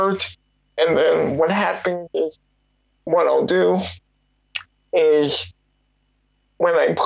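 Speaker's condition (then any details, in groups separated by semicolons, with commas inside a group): Cerebral palsy; voice sometimes sounds childlike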